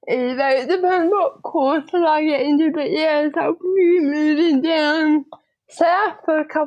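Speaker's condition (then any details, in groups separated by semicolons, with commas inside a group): Cerebral palsy, spastic diplegia; typing easier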